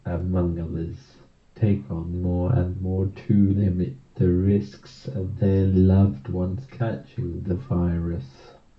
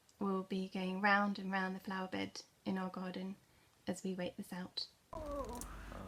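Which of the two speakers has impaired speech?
The first: motor neurone disease; about four years since diagnosis, cannot move or hold head; cannot speak, pureed foods only, emotional lability with laughter.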